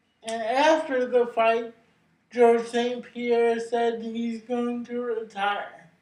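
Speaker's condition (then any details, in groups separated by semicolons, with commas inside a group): Cerebral palsy; brain injury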